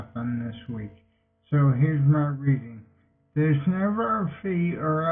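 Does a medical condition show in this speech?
Yes: multiple sclerosis.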